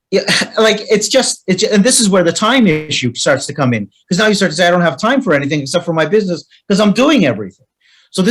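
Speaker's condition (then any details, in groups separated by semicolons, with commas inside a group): No condition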